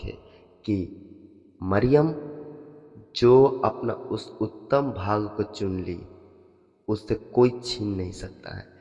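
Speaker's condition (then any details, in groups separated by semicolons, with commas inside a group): No condition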